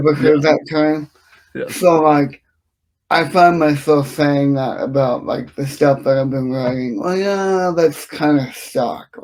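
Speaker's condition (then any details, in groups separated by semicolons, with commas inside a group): Cerebral palsy; from birth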